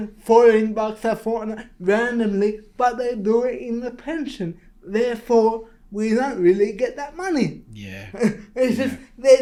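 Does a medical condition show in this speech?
Yes: cerebral palsy.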